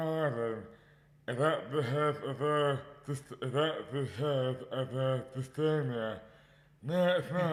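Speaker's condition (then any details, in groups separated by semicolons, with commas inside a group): Dystonia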